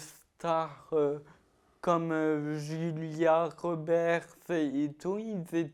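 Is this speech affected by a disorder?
Yes: ataxia-telangiectasia; trouble eating and drinking alone, drooled as infant.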